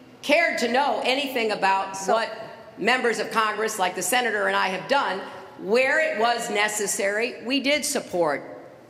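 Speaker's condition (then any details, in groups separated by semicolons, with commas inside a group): No condition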